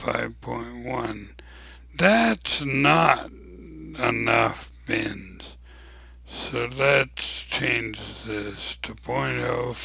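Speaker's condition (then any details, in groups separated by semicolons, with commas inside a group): ALS; abnormally slow voice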